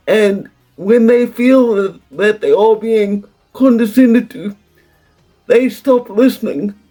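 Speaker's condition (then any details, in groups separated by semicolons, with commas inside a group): Quadriplegic cerebral palsy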